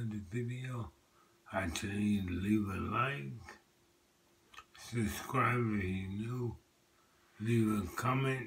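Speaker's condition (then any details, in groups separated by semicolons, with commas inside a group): Multiple sclerosis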